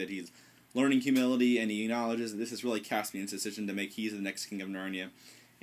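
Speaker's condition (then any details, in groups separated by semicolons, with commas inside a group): No condition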